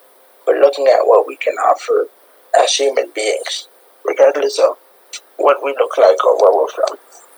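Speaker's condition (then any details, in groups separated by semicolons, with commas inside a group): Cerebral palsy; present from birth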